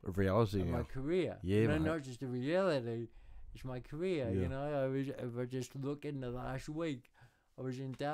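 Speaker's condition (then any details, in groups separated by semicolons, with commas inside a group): Cerebral palsy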